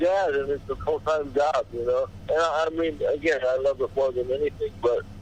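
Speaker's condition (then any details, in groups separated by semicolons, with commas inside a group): Cerebral palsy; body deteriorating with age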